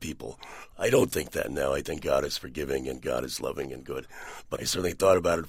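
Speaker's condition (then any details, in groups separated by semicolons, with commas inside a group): Partial laryngectomy for throat cancer; 80% larynx removed, Cleveland Clinic experimental surgery attached left neck muscles; years after surgery, voice improved, still noticeably altered, complimented as sexy; mute about two years after surgery, then sounded like Brando in the Godfather, long-term trach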